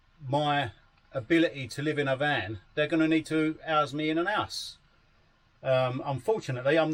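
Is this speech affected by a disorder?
No.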